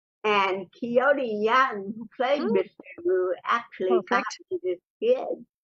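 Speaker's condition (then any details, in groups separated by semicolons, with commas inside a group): Cerebral palsy; deaf, neck surgery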